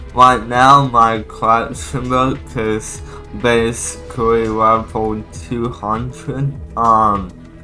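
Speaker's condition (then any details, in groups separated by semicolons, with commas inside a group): Cerebral palsy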